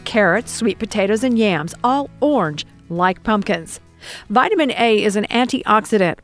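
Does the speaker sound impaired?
No.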